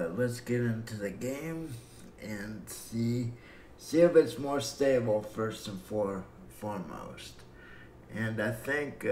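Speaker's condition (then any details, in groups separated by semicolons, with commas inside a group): Cerebral palsy; breathing fine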